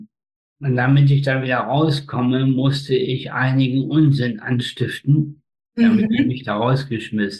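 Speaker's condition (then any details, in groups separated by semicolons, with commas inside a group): Spastic tetraparesis; all four limbs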